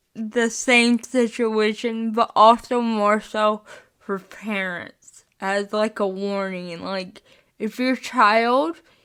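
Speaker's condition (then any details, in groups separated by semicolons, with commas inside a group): Spastic cerebral palsy, mixed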